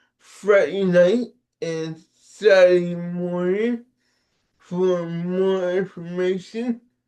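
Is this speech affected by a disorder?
Yes: cerebral palsy.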